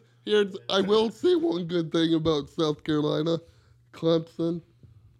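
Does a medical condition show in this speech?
Yes: cerebral palsy; wheelchair user.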